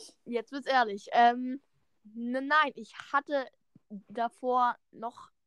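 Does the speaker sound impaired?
Yes: stuttering; stuttering since at least second grade, teased as dumb for stuttering; ongoing at age 11; stuttering noticeable to podcast listeners; here repeated sounds.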